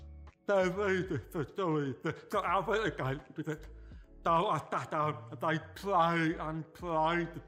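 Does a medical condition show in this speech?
Yes: profound deafness; profound lifelong deafness, 100% deaf, hearing aids and cochlear implant do not work; cannot hear anything, relies on lip reading and signing with hand.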